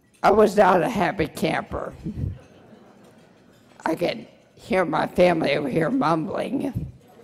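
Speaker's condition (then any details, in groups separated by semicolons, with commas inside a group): Brain injury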